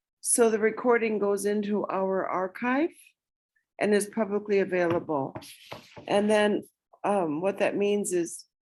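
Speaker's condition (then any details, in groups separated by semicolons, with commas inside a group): No condition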